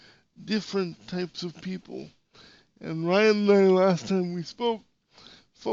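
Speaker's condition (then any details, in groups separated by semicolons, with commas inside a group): Cerebral palsy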